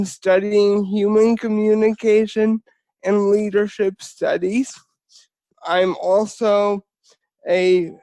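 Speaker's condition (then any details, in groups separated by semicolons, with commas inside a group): Spastic cerebral palsy; spastic form, quadriplegia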